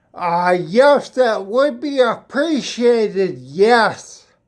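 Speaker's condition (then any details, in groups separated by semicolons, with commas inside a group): Spinocerebellar ataxia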